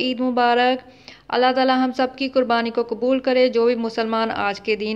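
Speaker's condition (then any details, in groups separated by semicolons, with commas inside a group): No condition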